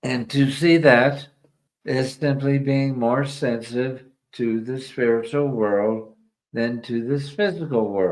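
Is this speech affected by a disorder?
Yes: ALS.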